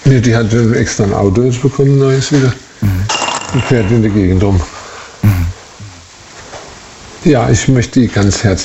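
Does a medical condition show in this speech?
Yes: Parkinson's disease; first symptoms around age 40, arm not swinging while walking, physiotherapy unhelpful, diagnosed by medication response; 15 years since diagnosis, 20 since first symptom, symptom-suppressing medication, near-falls daily, needs care.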